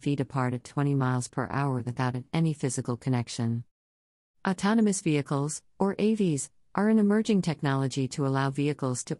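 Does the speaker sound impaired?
No.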